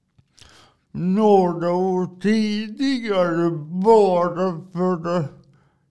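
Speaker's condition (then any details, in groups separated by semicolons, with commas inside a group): Cerebral palsy; from birth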